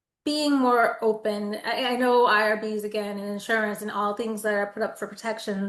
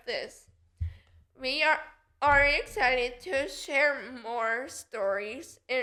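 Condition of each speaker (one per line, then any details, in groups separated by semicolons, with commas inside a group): No condition
Cerebral palsy; affects muscles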